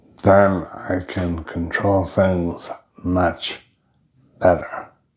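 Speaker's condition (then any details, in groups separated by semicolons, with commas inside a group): Brain injury; lost control of body including speech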